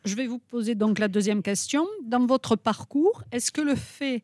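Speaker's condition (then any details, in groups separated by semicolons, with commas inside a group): No condition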